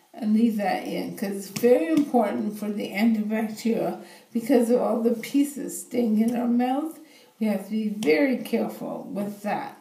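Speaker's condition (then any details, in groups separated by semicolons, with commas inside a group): Bulbar ALS; bulbar onset, mouth and tongue muscles affected; noticeably affected, some tongue muscles not working, excess saliva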